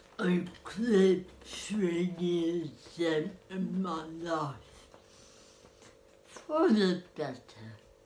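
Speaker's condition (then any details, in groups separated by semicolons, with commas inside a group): Cerebral palsy; spastic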